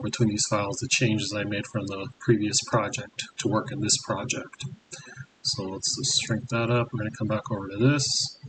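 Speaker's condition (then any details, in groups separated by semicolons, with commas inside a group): No condition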